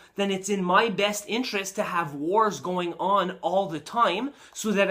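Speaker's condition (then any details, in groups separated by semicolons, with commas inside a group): No condition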